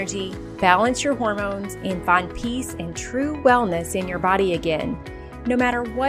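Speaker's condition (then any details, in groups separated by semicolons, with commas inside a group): No condition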